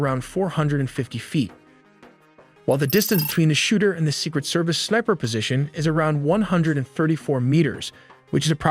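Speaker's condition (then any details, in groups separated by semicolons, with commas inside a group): No condition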